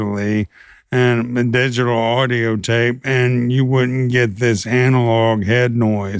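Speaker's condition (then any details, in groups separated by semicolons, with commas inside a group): ALS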